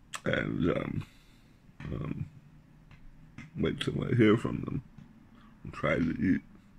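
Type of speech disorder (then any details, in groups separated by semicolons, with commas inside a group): Speech after glossectomy; tongue cancer glossectomy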